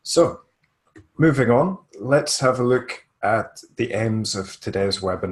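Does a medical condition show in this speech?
No.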